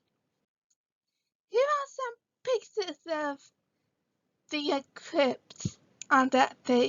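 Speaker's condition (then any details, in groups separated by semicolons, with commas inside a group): Cerebral palsy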